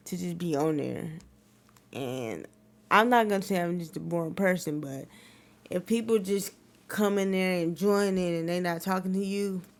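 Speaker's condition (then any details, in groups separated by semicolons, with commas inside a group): Cerebral palsy; wheelchair user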